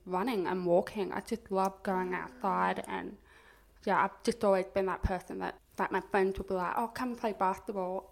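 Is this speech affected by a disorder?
Yes: profound deafness; profound deafness diagnosed at 18 months, cause unexplained, cochlear implant, saw surgeon 10 years ago, basic sign language; speech therapy in childhood, able to talk, oral communicator.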